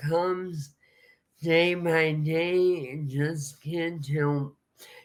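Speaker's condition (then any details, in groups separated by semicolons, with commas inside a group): ALS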